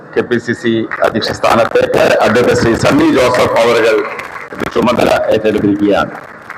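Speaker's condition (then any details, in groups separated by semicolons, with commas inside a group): No condition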